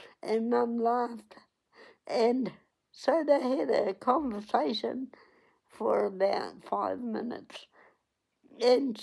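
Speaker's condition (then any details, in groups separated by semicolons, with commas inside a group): Cerebral palsy; onset at 8 days old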